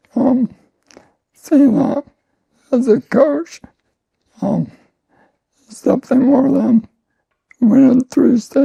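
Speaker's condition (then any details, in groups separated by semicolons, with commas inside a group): ALS; slowly progressing form, arms, legs, voice, lungs affected; onset about 7.5 years ago, diagnosed 3-4 years ago; voice and lungs affected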